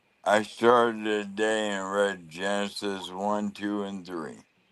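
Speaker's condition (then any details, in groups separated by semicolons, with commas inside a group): ALS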